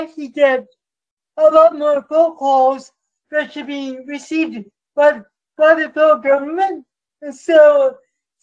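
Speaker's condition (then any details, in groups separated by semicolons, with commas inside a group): Cerebral palsy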